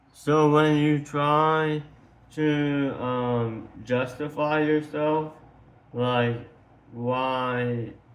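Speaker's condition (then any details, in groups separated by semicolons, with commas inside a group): Tongue cancer surgery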